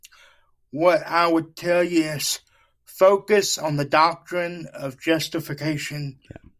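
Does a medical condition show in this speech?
Yes: cerebral palsy; wheelchair user.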